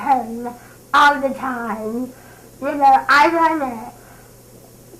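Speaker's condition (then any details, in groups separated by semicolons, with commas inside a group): Congenital muscular dystrophy; congenital, muscles don't work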